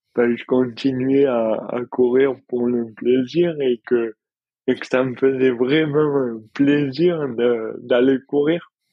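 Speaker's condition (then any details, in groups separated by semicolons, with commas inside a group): Dystonia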